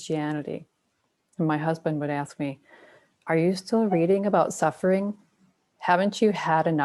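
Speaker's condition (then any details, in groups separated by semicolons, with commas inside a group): No condition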